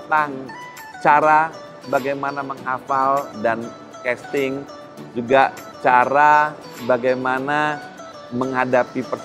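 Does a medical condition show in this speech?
No.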